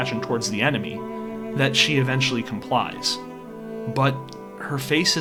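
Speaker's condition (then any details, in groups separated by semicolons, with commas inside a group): No condition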